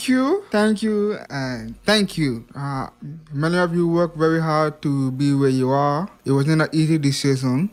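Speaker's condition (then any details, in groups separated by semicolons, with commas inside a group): Hearing impairment; past speech impediment, ongoing hearing loss; hearing not too great; speech impediment overcome through much speech practice and focused listening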